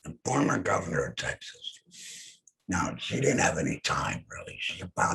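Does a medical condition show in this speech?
Yes: head and neck cancer; voice lost.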